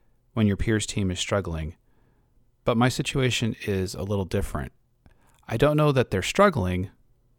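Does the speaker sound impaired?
No.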